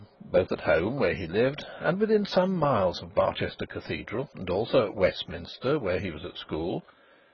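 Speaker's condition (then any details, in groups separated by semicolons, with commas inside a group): No condition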